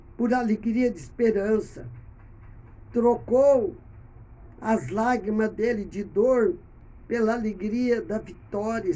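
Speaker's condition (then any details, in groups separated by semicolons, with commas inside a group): No condition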